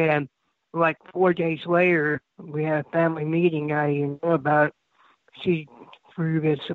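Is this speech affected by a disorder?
Yes: cerebral palsy; affects hips; shallow breathing, reduced lung capacity, does breath work.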